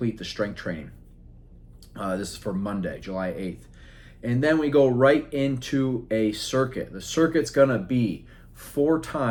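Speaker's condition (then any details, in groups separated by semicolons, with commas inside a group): No condition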